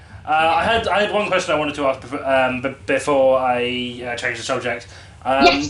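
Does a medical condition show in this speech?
Yes: speech impediment; since earliest memory, at least since primary school, speech therapy in primary school; hard consonants awkward, j syllable especially difficult, hesitates before saying own name; here repeated sounds.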